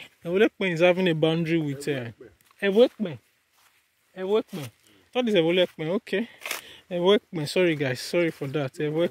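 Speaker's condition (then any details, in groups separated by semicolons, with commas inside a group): No condition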